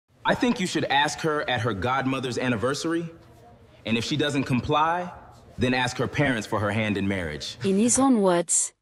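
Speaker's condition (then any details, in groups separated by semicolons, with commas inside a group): No condition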